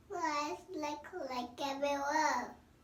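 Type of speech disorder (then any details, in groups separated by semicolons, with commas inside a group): Childhood verbal apraxia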